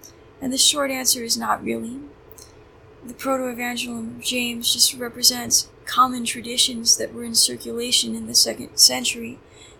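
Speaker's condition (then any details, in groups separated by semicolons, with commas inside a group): No condition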